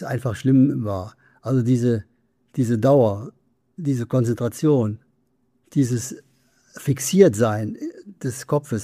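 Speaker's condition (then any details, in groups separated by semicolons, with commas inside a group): Parkinson's disease; nine weekly exercise sessions incl. therapeutic boxing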